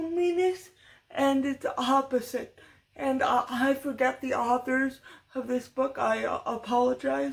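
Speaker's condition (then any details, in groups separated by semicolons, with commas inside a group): Cerebral palsy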